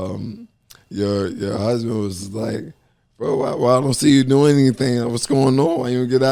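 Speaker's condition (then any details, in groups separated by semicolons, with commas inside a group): ALS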